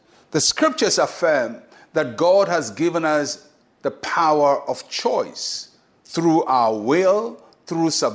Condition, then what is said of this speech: No condition.